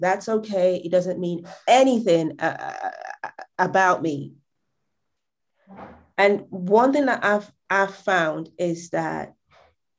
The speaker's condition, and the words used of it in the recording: Stuttering. I used to have a very, very bad stutter, and now it's actually gotten really, really better,